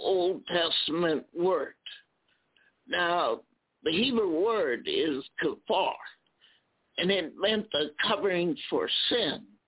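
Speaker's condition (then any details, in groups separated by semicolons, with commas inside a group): Spasmodic dysphonia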